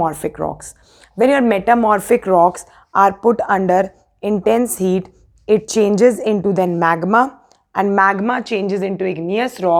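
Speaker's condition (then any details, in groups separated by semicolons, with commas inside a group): No condition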